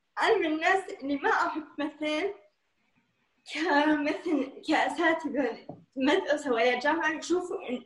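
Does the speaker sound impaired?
Yes: cerebral palsy; mild cerebral palsy, weak muscles, movements differ from others, long-term exercise to strengthen muscles; described by host as very normal in speech.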